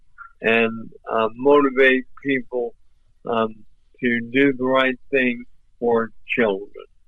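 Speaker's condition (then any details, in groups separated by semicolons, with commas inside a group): ALS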